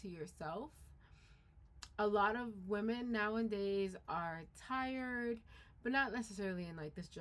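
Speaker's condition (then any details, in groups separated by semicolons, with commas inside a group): No condition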